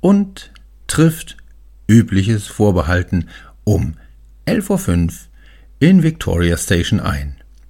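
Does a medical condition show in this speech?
No.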